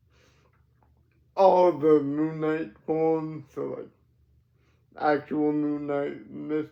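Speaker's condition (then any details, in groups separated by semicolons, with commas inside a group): Cerebral palsy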